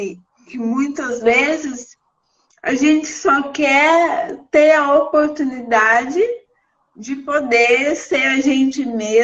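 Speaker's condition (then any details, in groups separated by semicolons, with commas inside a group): Cerebral palsy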